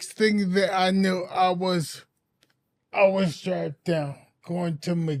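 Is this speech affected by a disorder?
Yes: anoxic brain injury.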